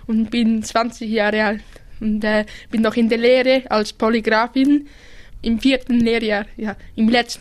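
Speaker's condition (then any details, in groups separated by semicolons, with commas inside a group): Deafness; bilateral cochlear implants, first implant at age 11, hears nothing without implants; wearing both cochlear implants, hard of hearing with them; spoken speech, talks well, interviewer had impression of full hearing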